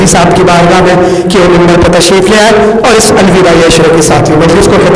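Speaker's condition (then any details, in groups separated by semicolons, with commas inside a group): No condition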